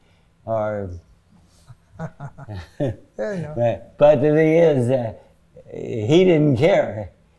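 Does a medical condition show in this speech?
Yes: Parkinson's disease; sometimes.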